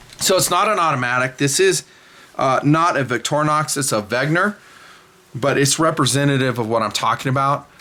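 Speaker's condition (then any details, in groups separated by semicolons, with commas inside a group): No condition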